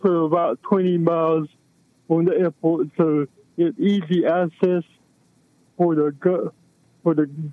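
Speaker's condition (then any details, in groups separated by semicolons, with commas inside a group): Cerebral palsy; balance and posture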